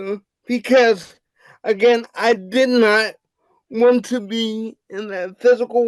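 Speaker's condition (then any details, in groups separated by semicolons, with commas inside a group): Cerebral palsy; wheelchair user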